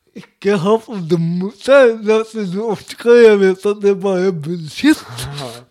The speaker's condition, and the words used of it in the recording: Cerebral palsy. Eller taleutfordringer da, som både du og jeg har, even at vi gjerne blir sett på som litt dumme, rett og slett.